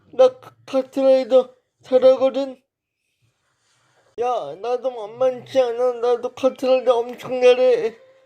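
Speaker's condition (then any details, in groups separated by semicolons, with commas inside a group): Brain lesion disability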